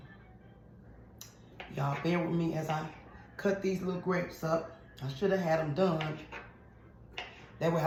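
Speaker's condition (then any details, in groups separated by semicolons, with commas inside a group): No condition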